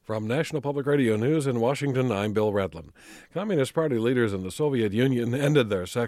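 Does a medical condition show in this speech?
No.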